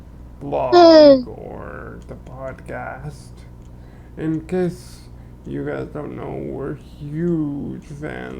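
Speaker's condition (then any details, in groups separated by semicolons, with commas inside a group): Cerebral palsy; limbs affected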